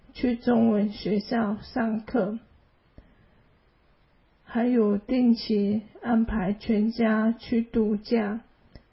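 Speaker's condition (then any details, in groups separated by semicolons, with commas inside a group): ALS; hand weakness, cannot write, type or grasp, arm muscle atrophy, cause unknown, year of immunoglobulin injections; slower speech, quieter voice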